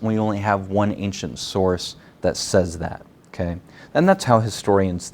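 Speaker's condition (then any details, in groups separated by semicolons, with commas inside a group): No condition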